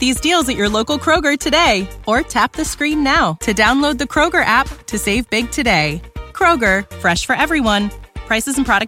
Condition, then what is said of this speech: None; typical speech.